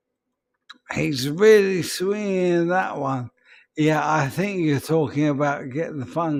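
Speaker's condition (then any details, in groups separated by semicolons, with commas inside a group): ALS; affects emotions, speech, right hand; peculiar voice, speech very difficult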